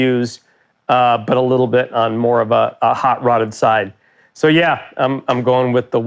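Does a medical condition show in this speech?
No.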